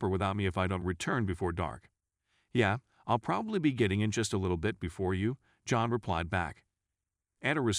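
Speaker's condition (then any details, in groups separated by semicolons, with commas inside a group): No condition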